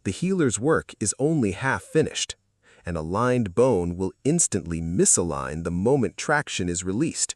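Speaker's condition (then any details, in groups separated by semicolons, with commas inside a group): No condition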